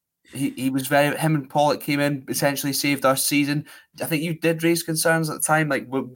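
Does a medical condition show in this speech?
No.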